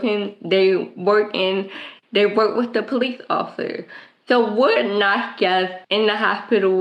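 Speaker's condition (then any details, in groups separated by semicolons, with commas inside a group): Cerebral palsy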